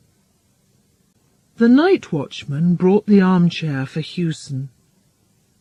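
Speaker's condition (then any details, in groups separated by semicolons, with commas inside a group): No condition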